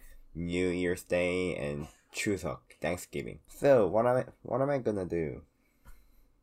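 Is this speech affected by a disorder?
No.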